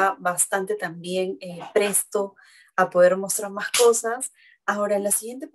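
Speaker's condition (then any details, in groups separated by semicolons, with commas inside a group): No condition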